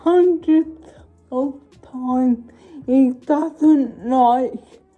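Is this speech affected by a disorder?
Yes: cerebral palsy.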